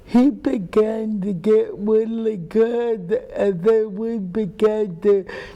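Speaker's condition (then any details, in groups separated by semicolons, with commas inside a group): Cerebral palsy; speech impairment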